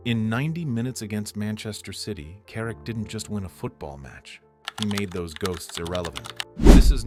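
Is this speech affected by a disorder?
No.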